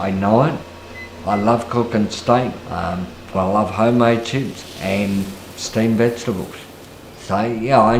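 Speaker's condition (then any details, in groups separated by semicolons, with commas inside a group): Multiple sclerosis; wheelchair user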